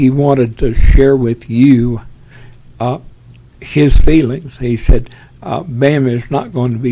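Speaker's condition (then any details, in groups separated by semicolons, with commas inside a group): Parkinson's; tremors as early symptom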